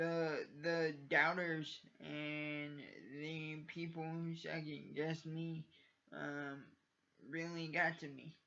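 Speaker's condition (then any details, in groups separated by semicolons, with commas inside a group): Cerebral palsy; from birth, uses wheelchair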